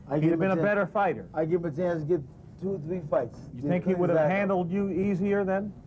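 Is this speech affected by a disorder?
No.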